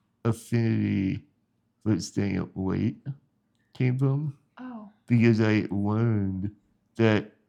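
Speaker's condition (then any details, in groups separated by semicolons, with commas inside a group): Spinal muscular atrophy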